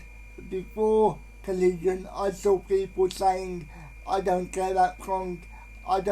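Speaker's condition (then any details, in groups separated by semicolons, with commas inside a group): Cerebral palsy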